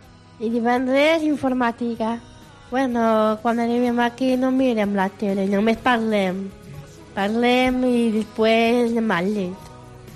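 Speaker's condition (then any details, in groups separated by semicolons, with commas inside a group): Down syndrome; trisomy 21, genetic cause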